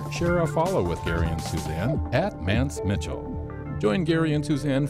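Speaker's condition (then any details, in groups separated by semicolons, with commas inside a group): No condition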